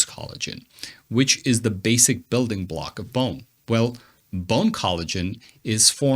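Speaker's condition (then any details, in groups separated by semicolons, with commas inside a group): No condition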